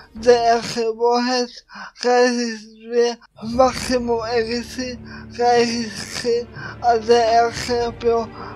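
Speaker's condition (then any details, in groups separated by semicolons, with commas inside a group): Cerebral palsy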